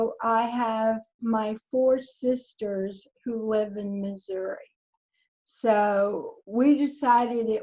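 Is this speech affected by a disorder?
Yes: ALS; onset with balance loss, backward falls; voice weakening, voice banking begun.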